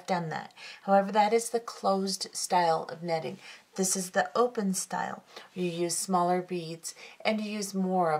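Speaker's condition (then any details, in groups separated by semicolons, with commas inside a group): No condition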